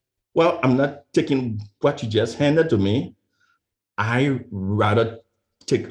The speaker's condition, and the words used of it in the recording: Stuttering. If you're probably wondering, oh, this guy has an accent.